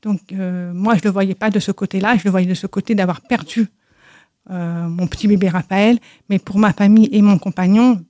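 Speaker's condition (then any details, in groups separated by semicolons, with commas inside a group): Deafness from birth; congenital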